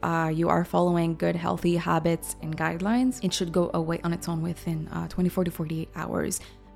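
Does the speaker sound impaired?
No.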